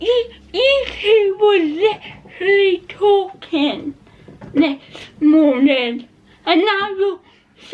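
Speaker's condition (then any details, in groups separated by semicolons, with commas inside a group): Cerebral palsy; not quadriplegic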